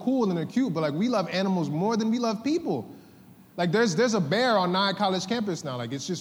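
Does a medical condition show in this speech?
No.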